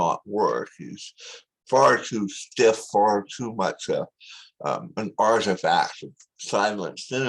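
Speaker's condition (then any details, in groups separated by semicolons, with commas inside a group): Tongue cancer surgery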